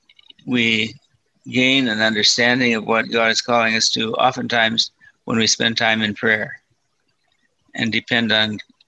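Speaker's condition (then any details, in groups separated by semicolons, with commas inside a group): Parkinson's disease, mild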